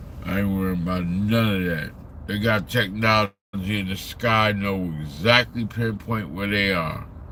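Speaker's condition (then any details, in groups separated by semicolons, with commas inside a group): Slurred speech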